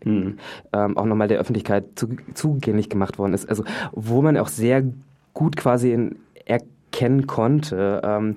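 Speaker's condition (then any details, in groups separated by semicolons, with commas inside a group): Stuttering; felt at lips, tongue, articulation and whole body, giving seminars a challenge; repeated sounds, prolonged sounds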